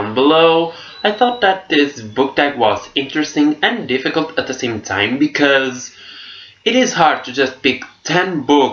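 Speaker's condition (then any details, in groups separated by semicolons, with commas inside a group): No condition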